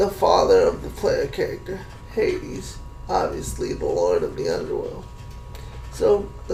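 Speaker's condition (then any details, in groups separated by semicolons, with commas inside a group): Cerebral palsy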